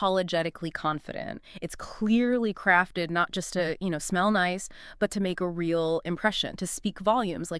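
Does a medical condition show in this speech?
No.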